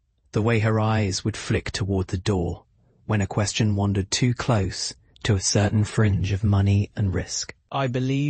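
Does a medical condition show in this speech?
No.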